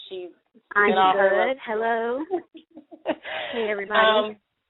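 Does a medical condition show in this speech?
No.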